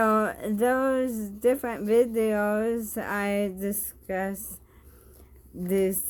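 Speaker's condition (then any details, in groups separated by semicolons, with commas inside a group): Bulbar ALS, bulbar onset; tongue atrophy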